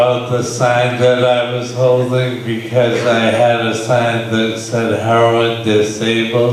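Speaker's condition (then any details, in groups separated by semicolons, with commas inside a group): Brain injury; breath runs short during sentences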